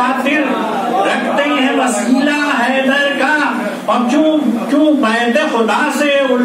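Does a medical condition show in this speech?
No.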